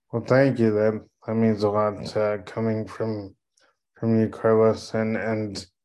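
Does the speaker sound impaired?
Yes: cerebral palsy; power chair.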